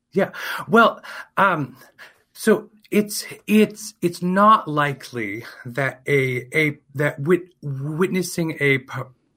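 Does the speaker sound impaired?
Yes: stuttering; developmental stutter, onset around age three, persisted into adulthood, received speech therapy; stutters openly, comfortable with stuttering; here repeated sounds, repeated words.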